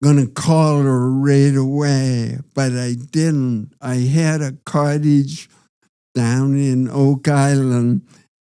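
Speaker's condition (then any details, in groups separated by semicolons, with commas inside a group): Parkinson's disease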